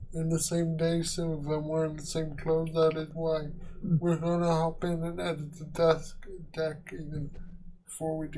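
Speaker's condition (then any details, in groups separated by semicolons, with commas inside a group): Quadriplegic cerebral palsy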